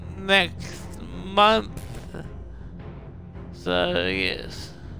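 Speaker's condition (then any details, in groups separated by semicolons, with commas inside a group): Cerebral palsy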